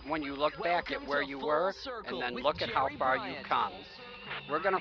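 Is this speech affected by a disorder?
No.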